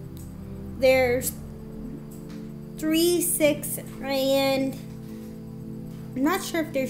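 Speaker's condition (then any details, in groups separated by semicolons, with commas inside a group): Cerebral palsy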